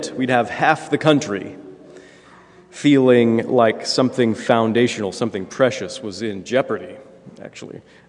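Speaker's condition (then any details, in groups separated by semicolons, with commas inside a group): No condition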